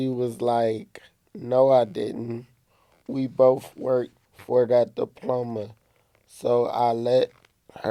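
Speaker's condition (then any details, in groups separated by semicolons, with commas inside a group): Cerebral palsy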